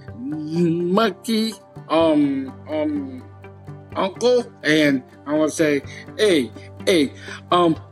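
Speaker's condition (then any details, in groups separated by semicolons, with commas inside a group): Down syndrome; extra copy of chromosome 21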